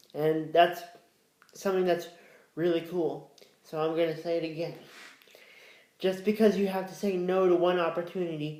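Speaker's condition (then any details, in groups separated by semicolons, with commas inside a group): Cerebral palsy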